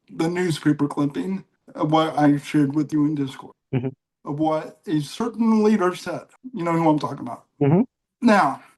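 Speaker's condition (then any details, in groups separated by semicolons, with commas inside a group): Cerebral palsy; mild case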